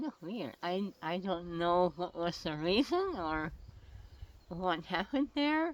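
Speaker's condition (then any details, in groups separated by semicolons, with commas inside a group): Oral cancer; tracheostomy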